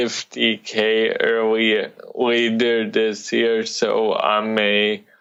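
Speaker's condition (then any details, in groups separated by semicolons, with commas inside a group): Cerebral palsy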